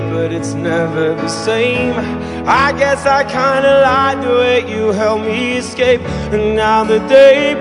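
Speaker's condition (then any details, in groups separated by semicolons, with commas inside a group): No condition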